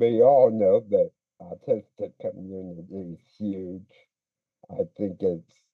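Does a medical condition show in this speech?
Yes: speech impediment; drama club and debate team experience.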